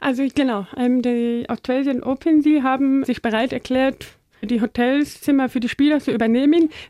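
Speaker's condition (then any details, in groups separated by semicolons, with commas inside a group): Deafness; deaf from birth, hears from 80 decibels, nothing under 120 without aids, Phonak hearing aids, lip-reads; learned speaking as child using balloons, speaks well, better than many deaf people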